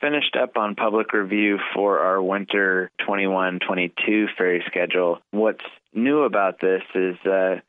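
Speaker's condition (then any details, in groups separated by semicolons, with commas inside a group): No condition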